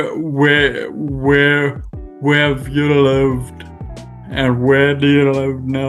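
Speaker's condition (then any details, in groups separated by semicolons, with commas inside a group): Friedreich's ataxia; ataxic dysarthria, standard speech recognition works only sometimes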